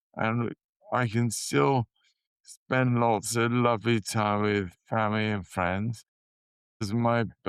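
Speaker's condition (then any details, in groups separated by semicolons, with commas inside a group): Motor neurone disease; slurred speech, dysarthria, increasing difficulty forming words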